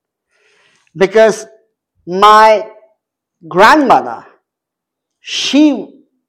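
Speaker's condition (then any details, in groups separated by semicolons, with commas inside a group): Cleft palate; congenital cleft palate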